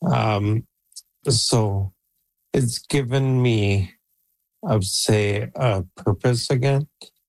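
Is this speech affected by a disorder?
Yes: ALS; onset left leg freezing, diagnosed at 47, Neuralink N1 brain implant, voice banked via 11 labs; age 48, N1 implant about 3 months, Toronto Western Hospital trial, controls computer by thought; voice declining, expects soon to lose speech, computer to speak with 11 labs banked voice.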